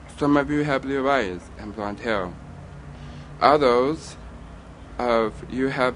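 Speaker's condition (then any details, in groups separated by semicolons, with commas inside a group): Down syndrome; young adult man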